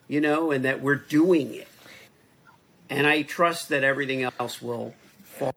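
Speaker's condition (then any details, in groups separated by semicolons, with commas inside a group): No condition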